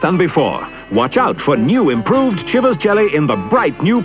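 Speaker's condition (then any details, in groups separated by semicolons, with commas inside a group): No condition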